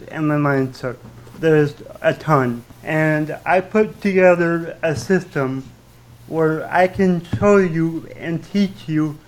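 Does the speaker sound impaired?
Yes: cerebral palsy with stutter; from birth, surgery on both femurs and right ankle at age 9, legs cut and twisted straighter, relearned walking; fairly significant stutter until recently, learned technique from YouTube video, fillers before known hard words, barely noticeable.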